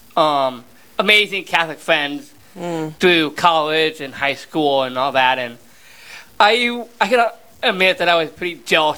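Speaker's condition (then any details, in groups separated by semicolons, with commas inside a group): Down syndrome; 32 years old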